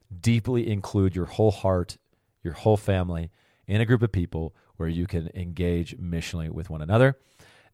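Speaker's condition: No condition

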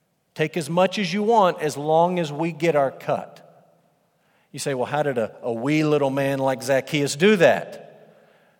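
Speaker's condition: No condition

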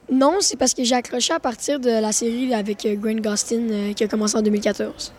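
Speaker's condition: No condition

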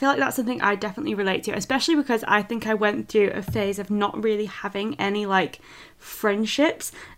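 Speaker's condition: No condition

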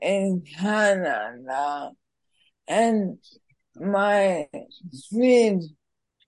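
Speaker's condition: Worsening speech; speech worsening over past 2 to 3 months; speech aggravated, symptoms feel dense, host repeats her words back for listeners

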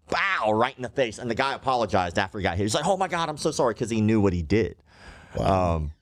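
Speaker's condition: Cleft lip and palate

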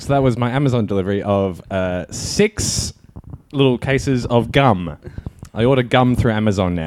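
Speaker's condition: No condition

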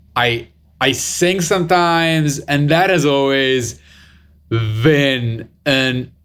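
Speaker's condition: Stutter; lifelong stutter, born with pretty severe stutter, avoided speaking for more than 25 years; has a stutter, stutters in six languages, gives talks and stand-up comedy; can sing without stuttering; repeated words, prolonged sounds

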